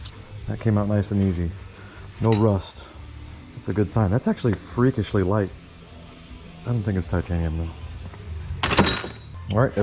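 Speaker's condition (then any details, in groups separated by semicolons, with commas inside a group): No condition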